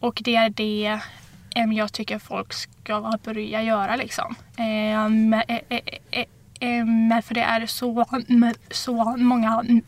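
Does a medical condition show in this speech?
Yes: stuttering; uncontrollable, random, unpredictable fluency, varies by day, nervousness sometimes worsens, little personally helps; here repeated sounds, prolonged sounds.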